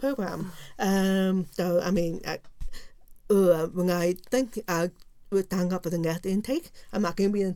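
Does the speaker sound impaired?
Yes: profound deafness; profound deafness left ear, total deafness right ear, diagnosed at age 3, no cochlear implant; wears hearing aid which helps, relies on lip-reading to understand, sits in front row; learned to speak and lip-read in oral pre-preschool, mainstreamed, little ASL now.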